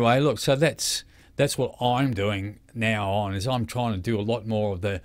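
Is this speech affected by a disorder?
No.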